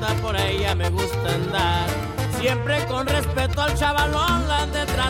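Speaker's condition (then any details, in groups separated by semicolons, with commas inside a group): No condition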